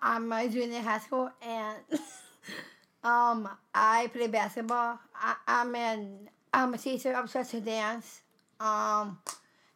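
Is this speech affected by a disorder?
Yes: Down syndrome; age 17, cannot sit still; makes a particular noise, named as a Down syndrome challenge.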